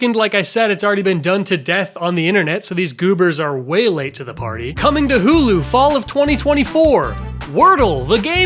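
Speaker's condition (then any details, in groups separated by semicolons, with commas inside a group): No condition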